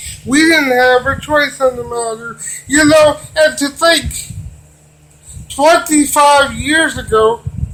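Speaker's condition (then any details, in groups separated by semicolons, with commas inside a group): Cerebral palsy; wheelchair user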